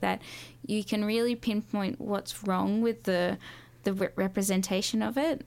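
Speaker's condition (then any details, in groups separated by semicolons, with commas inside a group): No condition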